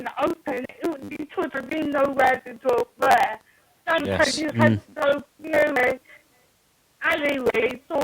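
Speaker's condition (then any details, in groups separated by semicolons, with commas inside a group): Cerebral palsy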